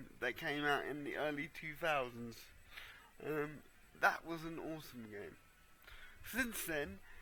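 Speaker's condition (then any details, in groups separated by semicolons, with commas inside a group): Cerebral palsy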